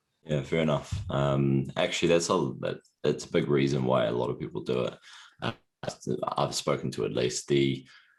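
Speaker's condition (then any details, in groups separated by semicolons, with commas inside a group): No condition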